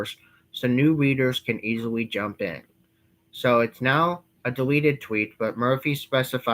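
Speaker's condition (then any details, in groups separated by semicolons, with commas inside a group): No condition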